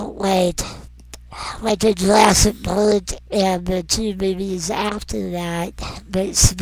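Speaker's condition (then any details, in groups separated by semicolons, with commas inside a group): Non-progressive muscular dystrophy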